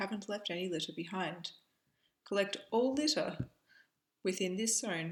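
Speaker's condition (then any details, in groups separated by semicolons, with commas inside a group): No condition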